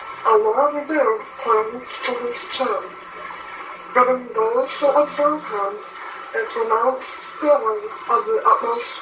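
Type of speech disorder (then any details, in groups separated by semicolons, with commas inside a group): Flaccid dysarthria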